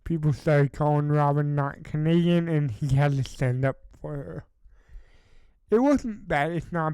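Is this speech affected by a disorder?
Yes: cerebral palsy.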